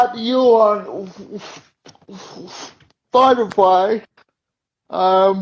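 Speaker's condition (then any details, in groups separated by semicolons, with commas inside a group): Cerebral palsy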